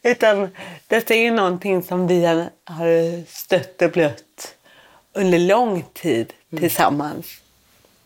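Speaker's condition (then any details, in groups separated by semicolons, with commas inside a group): Cerebral palsy; born without heartbeat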